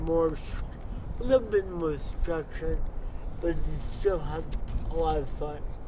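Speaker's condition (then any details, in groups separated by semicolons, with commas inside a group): Cerebral palsy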